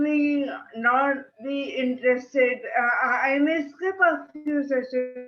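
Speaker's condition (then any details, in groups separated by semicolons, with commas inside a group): Cerebral palsy; permanent speech problem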